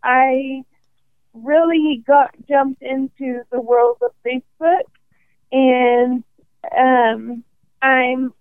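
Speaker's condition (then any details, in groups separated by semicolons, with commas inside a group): ALS; considering walking device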